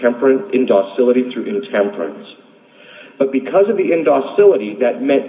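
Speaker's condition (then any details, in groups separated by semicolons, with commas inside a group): No condition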